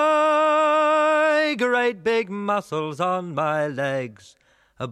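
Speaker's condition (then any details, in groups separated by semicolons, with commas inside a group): No condition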